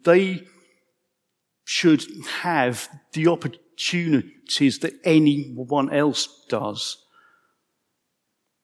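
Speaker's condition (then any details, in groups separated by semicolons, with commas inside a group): Stammer; stammer audible in speech; prolonged sounds, blocks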